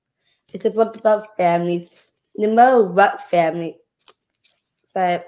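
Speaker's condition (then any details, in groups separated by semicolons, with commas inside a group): Down syndrome; age 14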